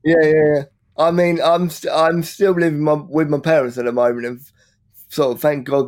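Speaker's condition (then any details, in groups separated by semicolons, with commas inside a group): Cerebral palsy; from birth, oxygen lack, 10 weeks premature, heart defect, heart surgery at 9 weeks, wheelchair user; left side worse, no use of left hand, 90% right hand use, writes via Mac dictation; no real speech impediment except when drunk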